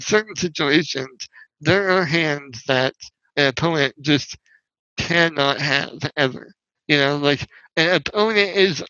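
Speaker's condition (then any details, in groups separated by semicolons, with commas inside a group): Spinal muscular atrophy; wheelchair user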